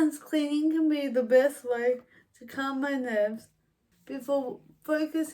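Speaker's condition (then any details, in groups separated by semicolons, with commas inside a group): Cerebral palsy, mild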